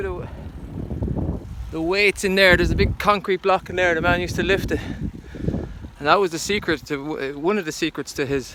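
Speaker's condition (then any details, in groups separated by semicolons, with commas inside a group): No condition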